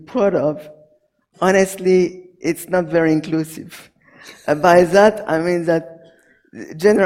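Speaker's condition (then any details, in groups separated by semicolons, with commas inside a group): Cerebral palsy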